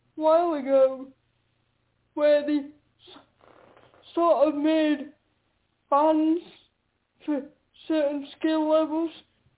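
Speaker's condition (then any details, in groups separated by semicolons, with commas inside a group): Quadriplegic cerebral palsy; left hand largely useless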